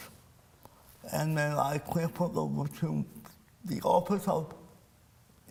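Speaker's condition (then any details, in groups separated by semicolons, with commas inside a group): Cerebral palsy; speech impairment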